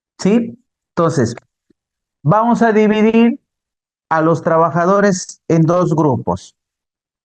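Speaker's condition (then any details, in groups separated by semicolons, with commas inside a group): No condition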